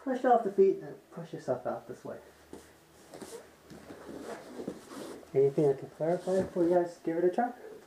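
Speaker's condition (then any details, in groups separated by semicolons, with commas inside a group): No condition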